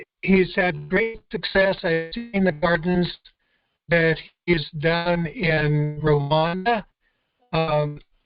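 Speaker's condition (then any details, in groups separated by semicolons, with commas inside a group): No condition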